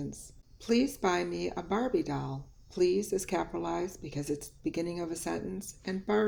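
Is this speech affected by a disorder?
No.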